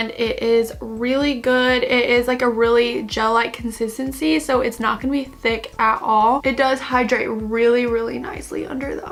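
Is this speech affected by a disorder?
No.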